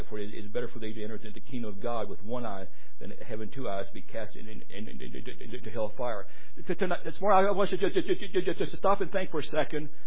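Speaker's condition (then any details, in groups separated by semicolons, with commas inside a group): Stuttering; speech worse when really tired; repeated sounds, prolonged sounds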